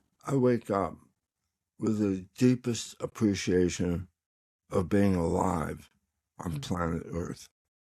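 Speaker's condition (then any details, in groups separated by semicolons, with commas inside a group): Tongue cancer; recovering, tongue exercises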